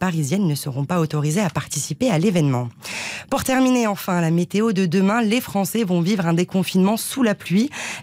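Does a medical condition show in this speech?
No.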